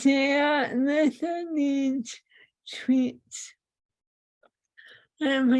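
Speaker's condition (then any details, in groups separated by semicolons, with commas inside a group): ALS; swallowing lost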